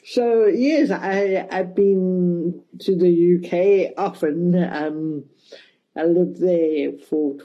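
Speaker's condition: Cerebral palsy, mild; speech mildly affected

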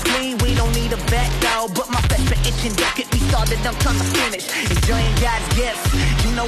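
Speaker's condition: No condition

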